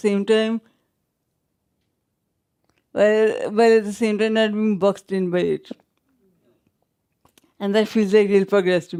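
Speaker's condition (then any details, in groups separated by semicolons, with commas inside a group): Traumatic brain injury, severe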